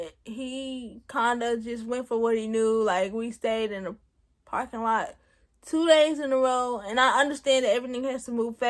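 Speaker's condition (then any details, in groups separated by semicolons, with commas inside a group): Cerebral palsy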